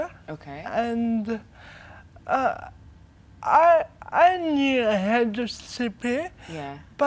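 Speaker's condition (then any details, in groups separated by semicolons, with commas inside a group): Cerebral palsy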